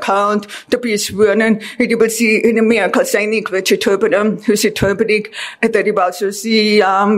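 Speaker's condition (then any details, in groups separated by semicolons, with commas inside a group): Deafness; deaf since childhood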